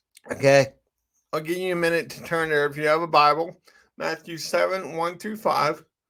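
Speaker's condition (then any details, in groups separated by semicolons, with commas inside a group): Cerebral palsy; from birth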